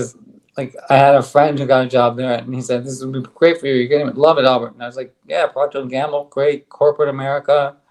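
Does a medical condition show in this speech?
Yes: ALS; on drug, stronger bite, speaks better.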